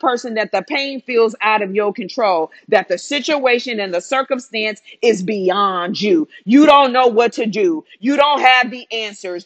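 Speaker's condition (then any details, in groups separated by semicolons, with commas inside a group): No condition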